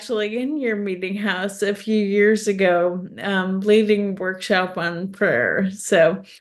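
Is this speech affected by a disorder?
Yes: ALS; progressive neurological disease.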